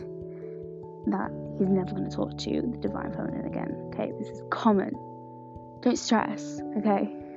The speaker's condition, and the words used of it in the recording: No condition.